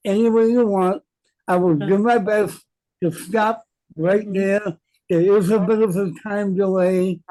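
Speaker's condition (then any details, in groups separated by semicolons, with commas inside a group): Cerebral palsy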